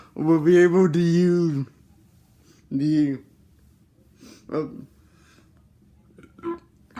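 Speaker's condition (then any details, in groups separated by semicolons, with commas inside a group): Cerebral palsy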